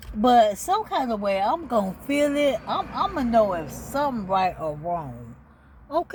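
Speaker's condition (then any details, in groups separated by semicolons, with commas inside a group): ALS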